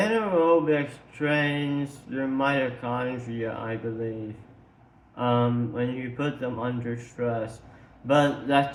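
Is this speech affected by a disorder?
Yes: tongue cancer surgery.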